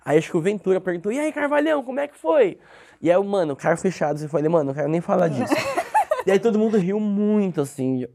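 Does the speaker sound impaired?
Yes: cleft lip; congenital cleft lip.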